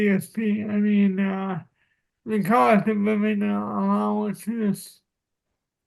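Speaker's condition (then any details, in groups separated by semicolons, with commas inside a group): Cerebral palsy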